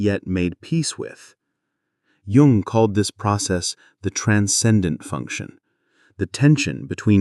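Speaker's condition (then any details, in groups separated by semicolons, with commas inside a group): No condition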